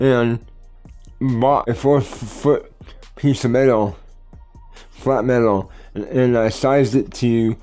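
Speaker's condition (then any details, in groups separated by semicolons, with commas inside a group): Cerebral palsy; tends to mess up words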